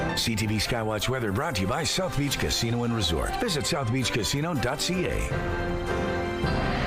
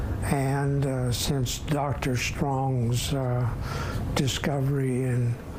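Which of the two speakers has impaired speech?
The second: ALS; affects hands and balance; over 2 years, much weaker, in drug trial; speech beginning to be affected.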